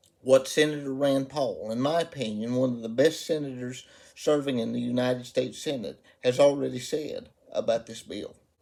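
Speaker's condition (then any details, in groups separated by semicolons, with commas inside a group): Cerebral palsy; uses wheelchair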